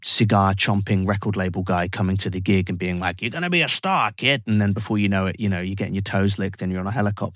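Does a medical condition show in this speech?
No.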